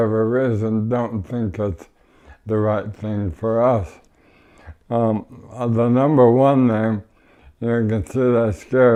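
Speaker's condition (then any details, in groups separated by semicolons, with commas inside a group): ALS; no tracheostomy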